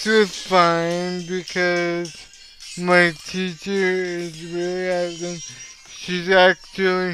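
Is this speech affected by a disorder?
Yes: cerebral palsy.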